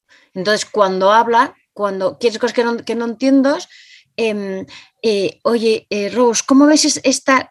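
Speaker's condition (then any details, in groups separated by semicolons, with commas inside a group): Aphasia after stroke; aphasia caused by stroke, hearing intact; about two to three years since stroke; cannot speak well, compares self to tourist at home, cannot write, reading affected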